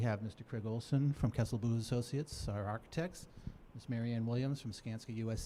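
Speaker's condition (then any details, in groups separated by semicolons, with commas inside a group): No condition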